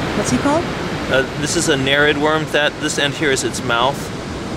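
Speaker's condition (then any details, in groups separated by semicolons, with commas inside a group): No condition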